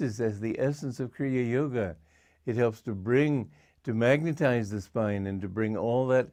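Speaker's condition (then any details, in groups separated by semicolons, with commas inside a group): No condition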